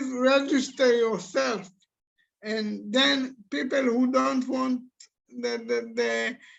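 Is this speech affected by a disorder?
Yes: cerebral palsy.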